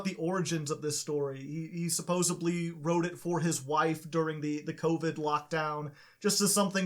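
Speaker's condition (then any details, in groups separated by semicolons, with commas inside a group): No condition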